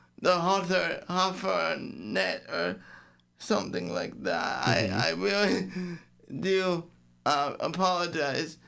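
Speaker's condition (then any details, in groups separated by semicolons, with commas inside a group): Cerebral palsy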